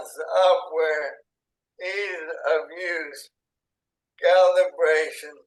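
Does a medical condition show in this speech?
Yes: ALS; onset in hands and arms, tracheostomy.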